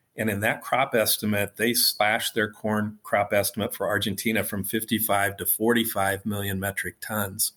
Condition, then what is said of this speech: No condition.